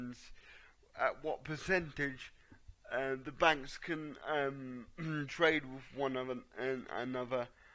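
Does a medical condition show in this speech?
Yes: cerebral palsy.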